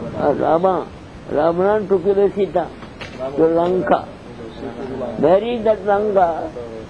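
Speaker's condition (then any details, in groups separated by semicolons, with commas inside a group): Deafness; cannot hear audience questions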